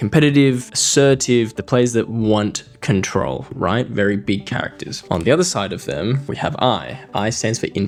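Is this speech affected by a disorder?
No.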